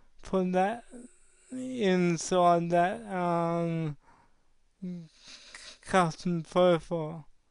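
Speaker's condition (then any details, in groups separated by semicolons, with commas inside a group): Cerebral palsy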